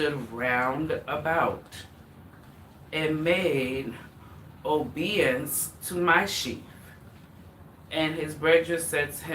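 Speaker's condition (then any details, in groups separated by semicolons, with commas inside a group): No condition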